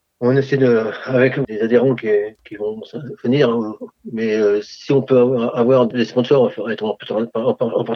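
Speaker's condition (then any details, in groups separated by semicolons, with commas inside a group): Parkinson's disease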